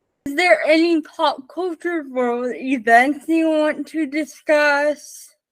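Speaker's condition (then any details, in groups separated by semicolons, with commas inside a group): Spastic cerebral palsy, mixed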